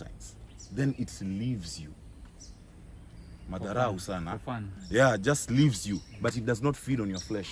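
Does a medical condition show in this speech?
No.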